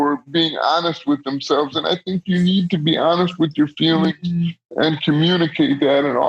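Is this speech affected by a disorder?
Yes: cerebral palsy.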